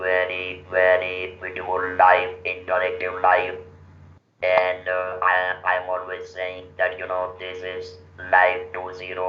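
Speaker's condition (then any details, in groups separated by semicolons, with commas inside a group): Laryngectomy; no natural speech, uses artificial larynx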